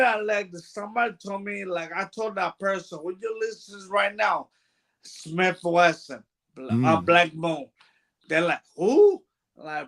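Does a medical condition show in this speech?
Yes: brain bruising; speech bad.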